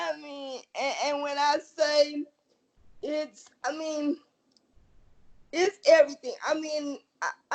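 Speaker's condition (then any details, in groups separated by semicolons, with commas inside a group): Cerebral palsy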